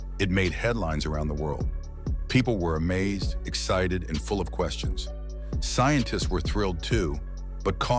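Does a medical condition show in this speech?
No.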